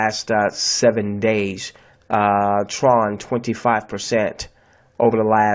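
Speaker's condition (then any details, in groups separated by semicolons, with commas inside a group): No condition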